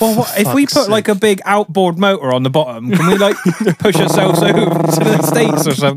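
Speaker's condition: No condition

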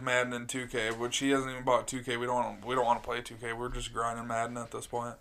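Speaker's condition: No condition

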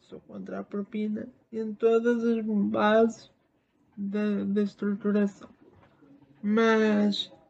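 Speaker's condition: Spastic cerebral palsy; spastic motor type

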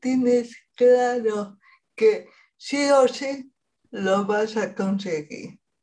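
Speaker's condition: Cerebral palsy; present at least 40 years

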